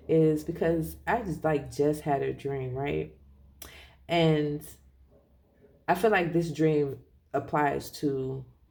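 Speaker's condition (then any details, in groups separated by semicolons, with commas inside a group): No condition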